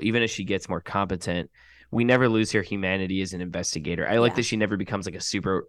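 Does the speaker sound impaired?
No.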